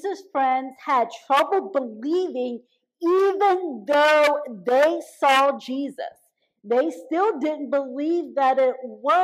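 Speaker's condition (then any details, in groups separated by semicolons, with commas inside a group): No condition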